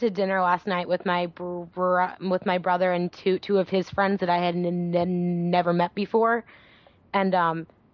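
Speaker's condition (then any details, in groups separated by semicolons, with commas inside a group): No condition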